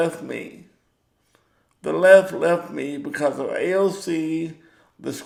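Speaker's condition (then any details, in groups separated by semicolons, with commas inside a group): Cerebral palsy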